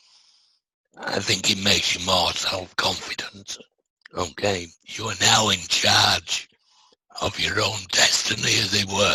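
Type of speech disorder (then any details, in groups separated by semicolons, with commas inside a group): Speech with a voice prosthesis; laryngectomy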